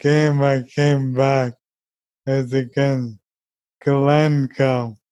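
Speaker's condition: ALS; meals chopped and fed by others

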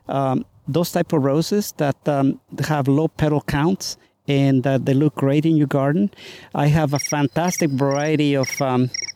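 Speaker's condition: No condition

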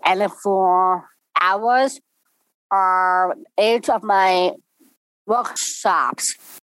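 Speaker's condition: Down syndrome; congenital

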